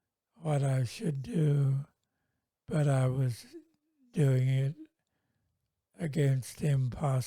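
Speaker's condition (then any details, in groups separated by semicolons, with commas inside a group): Multiple sclerosis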